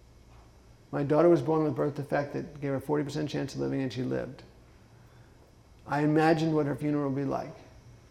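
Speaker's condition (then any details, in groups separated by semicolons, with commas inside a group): Parkinson's disease; left foot dystonia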